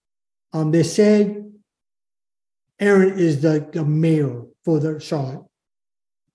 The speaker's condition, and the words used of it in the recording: Aphasia. With aphasia, I can't talk very good.